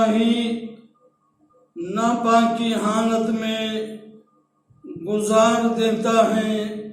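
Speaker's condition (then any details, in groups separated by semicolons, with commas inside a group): No condition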